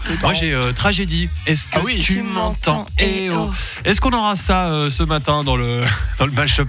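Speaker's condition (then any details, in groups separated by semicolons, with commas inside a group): No condition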